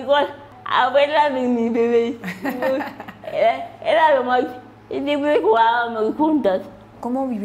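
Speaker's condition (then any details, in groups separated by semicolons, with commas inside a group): Cerebral palsy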